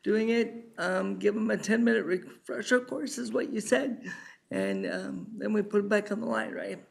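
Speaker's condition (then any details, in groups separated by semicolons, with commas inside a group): Cerebral palsy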